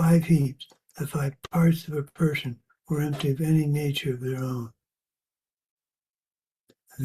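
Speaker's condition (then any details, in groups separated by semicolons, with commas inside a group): Parkinson's; age 73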